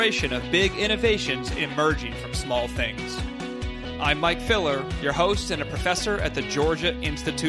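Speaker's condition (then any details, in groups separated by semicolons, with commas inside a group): No condition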